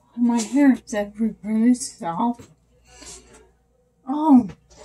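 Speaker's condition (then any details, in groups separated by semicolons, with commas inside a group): Brain injury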